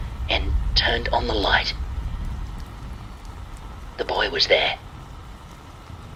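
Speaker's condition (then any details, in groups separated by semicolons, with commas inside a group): No condition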